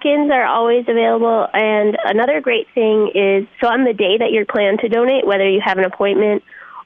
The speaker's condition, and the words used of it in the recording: No condition.